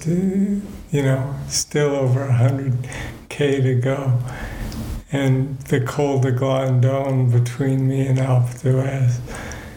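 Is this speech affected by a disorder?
Yes: Parkinson's disease; still cycling, balance problems, reduced control of body functions, tasks take much longer.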